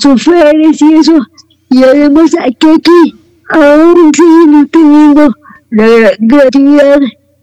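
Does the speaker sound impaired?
Yes: cerebral palsy; wheelchair user, some leg movement, more mobility as child, never walked with canes, needs assistance; voice and way of speaking affected by cerebral palsy, per host.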